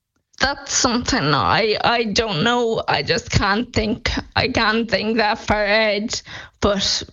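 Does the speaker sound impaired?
Yes: Friedreich's ataxia; diagnosed at age 12, progressive neurological condition, Skyclarys not funded by HSE drugs group; speech deteriorating, voice banking on software for couple of hours, offered synthetic voices, expects voice loss.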